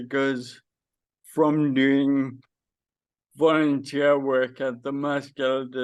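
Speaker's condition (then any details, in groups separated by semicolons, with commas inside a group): Friedreich's ataxia; spasticity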